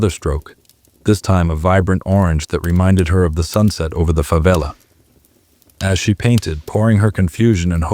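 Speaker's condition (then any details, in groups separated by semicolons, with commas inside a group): No condition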